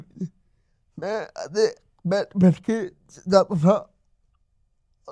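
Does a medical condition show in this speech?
Yes: cerebral palsy.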